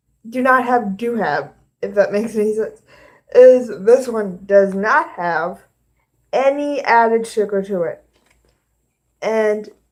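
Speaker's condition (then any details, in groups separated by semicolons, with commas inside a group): Cerebral palsy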